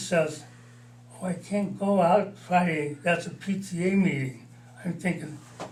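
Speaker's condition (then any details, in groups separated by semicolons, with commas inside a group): Parkinson's disease, mild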